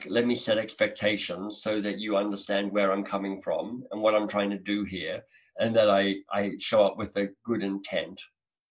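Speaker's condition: Cleft lip and palate, mild

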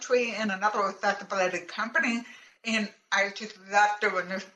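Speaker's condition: Profound deafness; communicates by spoken language

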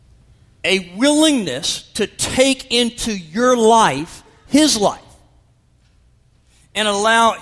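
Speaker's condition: No condition

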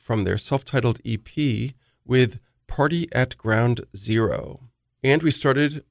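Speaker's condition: No condition

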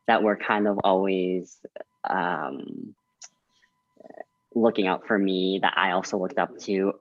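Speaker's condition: Cleft lip and palate

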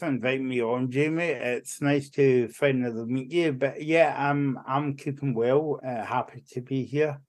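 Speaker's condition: Cerebral palsy; walks and talks now

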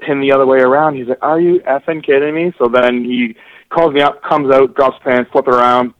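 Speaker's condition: No condition

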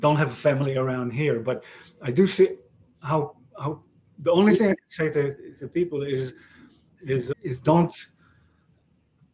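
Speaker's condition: Aphasia after stroke; aphasia caused by stroke about 30 years ago, permanent; expresses self relatively well, unlike others who cannot, rambles off track a little

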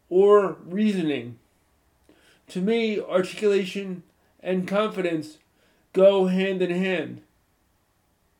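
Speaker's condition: Cerebral palsy; cerebral palsy since childhood

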